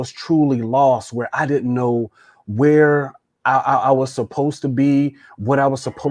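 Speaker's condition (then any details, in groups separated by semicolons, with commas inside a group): No condition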